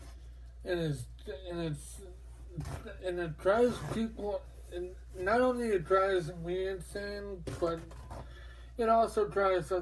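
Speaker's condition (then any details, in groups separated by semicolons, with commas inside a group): Mobius syndrome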